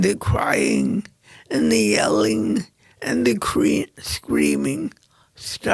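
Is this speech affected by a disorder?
Yes: cerebral palsy.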